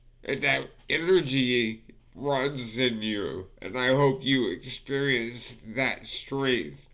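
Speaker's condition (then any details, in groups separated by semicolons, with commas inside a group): Multiple sclerosis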